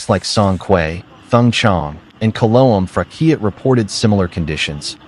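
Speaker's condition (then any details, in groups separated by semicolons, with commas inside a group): No condition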